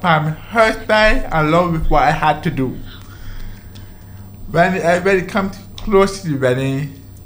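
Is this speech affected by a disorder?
Yes: deafness, deaf in one ear from birth, other ear from age 18; born deaf in one ear; relies on lip reading, difficulty following very fast or very slow speech; has speech, had speech therapy.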